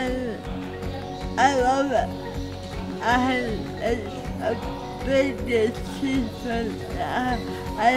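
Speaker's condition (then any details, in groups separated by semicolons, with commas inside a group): Cerebral palsy; unable to walk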